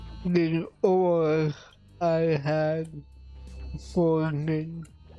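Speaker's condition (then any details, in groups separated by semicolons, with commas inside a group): Cerebral palsy; affects voice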